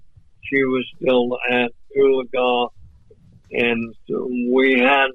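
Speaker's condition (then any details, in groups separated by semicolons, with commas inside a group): ALS; voice off but clear and understandable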